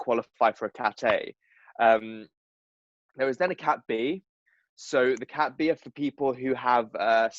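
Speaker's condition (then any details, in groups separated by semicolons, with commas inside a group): No condition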